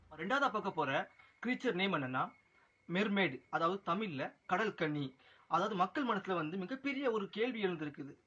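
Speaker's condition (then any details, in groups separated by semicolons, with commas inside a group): No condition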